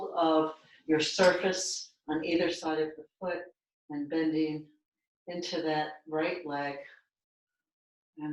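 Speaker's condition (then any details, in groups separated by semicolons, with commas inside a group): No condition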